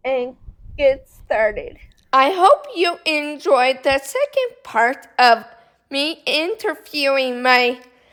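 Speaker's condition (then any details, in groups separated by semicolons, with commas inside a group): Cerebral palsy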